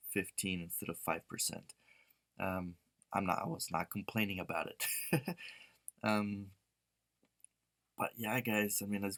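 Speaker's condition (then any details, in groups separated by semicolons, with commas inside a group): No condition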